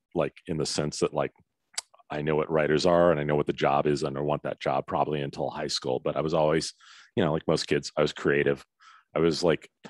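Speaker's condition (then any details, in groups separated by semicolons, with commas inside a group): No condition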